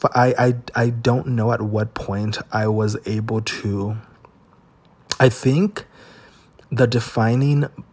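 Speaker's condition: Stutter; present since birth, lifelong; recording at 2:40 AM, stutter not edited out; less when alone or comfortable, worse when anxious, scared, nervous or excited, fear triggers stuttering, avoids talking, very quiet; repeated words, prolonged sounds

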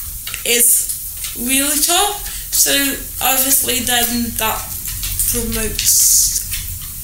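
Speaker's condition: Cerebral palsy; limited hand use

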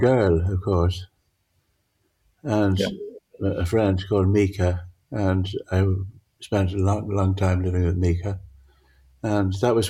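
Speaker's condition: Parkinson's; difficulty judging near and far

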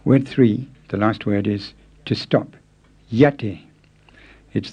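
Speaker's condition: No condition

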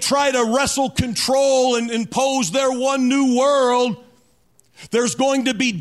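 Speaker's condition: No condition

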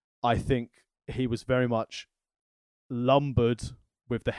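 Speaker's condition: No condition

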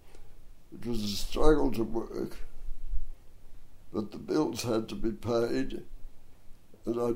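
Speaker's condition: Dystonia and cerebral palsy; bronchial asthma

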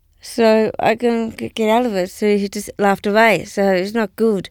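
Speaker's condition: Down syndrome; learning difficulty; age 38

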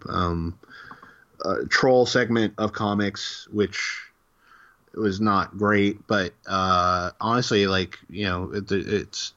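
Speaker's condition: No condition

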